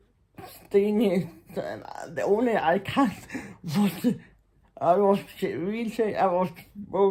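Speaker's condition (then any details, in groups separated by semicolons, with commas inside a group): Muscular Parkinson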